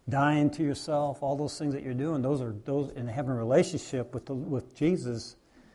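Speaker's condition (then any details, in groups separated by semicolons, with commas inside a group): No condition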